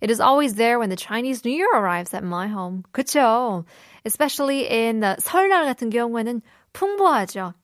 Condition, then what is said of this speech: No condition.